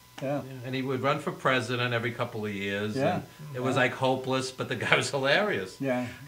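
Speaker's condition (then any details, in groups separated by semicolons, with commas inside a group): No condition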